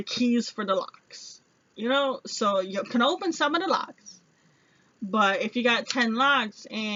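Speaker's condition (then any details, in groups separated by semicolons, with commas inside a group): No condition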